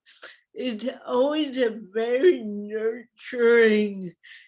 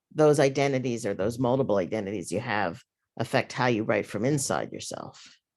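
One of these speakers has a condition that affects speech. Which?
The first: cerebral palsy.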